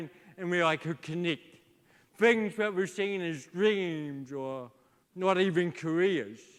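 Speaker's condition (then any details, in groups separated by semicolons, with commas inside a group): Cerebral palsy; from birth, affects walking and talking, thinking unaffected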